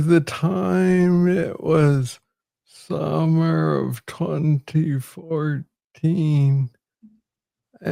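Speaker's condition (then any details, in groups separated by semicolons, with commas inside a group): Parkinson's disease; young onset, about age 30; about 11 years since onset, 13 medications, poor balance, frequent falls; speaks slowly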